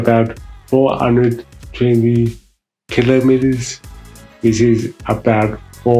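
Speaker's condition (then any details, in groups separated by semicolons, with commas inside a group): Mild cerebral palsy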